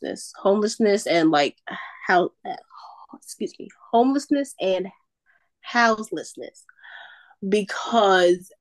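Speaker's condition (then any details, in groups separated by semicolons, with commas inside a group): Stuttering; stutter since at least high school, caused shyness, quietness and shame then; still stutters, work role forced out of shell; stuttering not under own control; prolonged sounds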